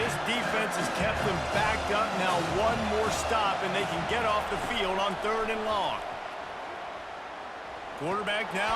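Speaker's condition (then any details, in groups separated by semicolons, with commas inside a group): No condition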